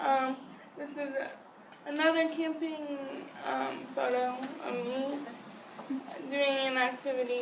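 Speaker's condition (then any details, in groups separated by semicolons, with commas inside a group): Cerebral palsy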